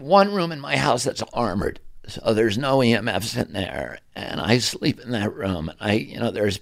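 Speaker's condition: Spasmodic dystonia; voice affected

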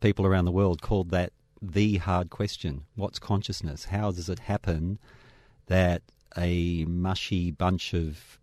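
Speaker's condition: No condition

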